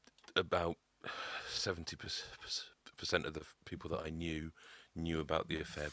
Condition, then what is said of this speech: Stuttering. It's literally that I start going into a stutter rap.